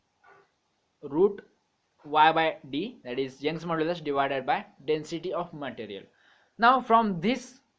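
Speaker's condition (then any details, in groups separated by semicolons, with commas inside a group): No condition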